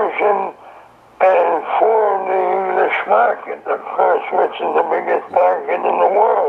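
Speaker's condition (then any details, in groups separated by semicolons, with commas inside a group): Throat cancer; voice described as practically gone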